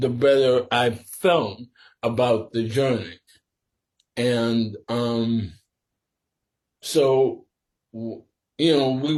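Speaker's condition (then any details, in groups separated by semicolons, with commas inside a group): Sporadic ALS; must speak slower and carefully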